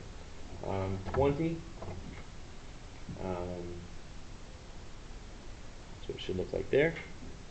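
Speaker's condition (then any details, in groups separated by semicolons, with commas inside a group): No condition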